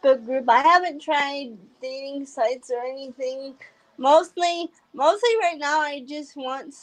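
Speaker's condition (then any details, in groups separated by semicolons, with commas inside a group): Cerebral palsy; congenital, drives electric wheelchair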